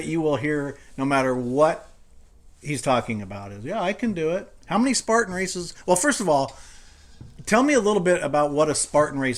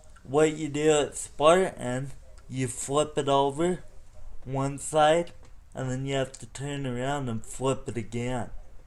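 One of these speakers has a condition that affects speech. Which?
The second: cerebral palsy; tone and spasticity, wheelchair most of life; breathing work to loosen tight body.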